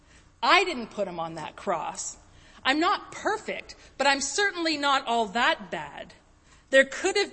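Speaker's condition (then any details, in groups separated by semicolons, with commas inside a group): No condition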